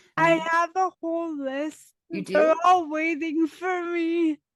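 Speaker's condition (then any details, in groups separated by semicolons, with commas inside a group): Dystonia; diagnosed age 10, now 33, on medication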